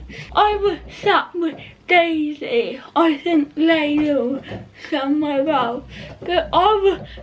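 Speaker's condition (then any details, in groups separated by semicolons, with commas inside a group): Cerebral palsy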